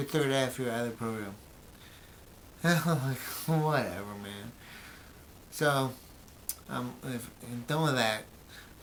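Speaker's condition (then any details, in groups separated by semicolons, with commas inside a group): Brain injury; memory greatly affected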